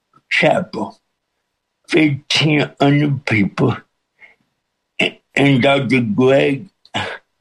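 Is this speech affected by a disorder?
Yes: cerebral palsy with speech impediment; John Hayes feared nobody could understand.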